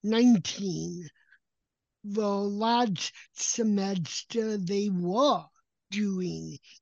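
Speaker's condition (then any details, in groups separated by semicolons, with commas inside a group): Cerebral palsy; recognizable cp accent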